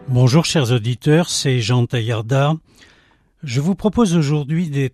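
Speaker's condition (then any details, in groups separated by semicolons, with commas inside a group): No condition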